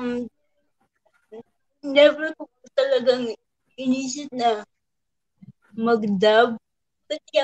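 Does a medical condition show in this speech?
Yes: cerebral palsy.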